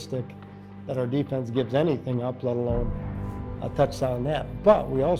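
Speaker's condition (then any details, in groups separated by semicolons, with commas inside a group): No condition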